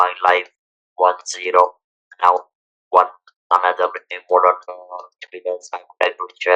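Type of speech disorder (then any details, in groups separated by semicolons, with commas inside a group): Electrolarynx speech; throat cancer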